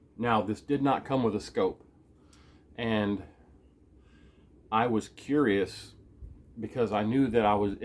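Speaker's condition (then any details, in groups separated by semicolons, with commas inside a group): No condition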